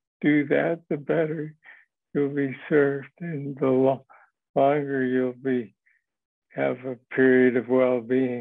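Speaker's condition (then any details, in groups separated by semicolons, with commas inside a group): Parkinson's disease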